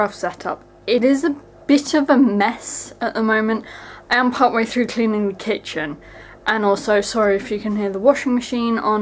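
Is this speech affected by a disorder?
No.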